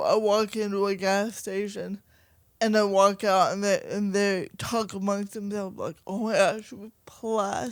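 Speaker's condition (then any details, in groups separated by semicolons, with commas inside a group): Cerebral palsy, mild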